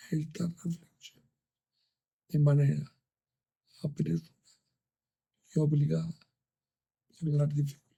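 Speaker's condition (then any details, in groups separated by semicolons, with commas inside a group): ALS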